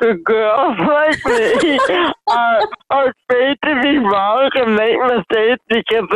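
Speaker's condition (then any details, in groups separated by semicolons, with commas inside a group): Mild cerebral palsy; speech affected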